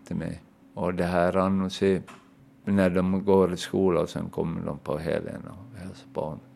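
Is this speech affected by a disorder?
Yes: aphasia after brain injury; hit by car at age seven, no diagnosis given, right hand difficulty, memory gaps; word-finding difficulty, circumlocution, could not speak at first after injury.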